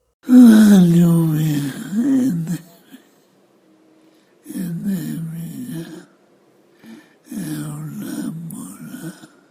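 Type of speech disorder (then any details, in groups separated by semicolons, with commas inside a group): Mixed dysarthria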